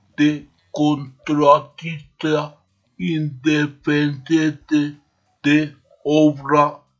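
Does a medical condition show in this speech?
Yes: aphasia; acquired aphasia, caused by brain injury; difficulty expressing self, knows what to say but struggles to find words.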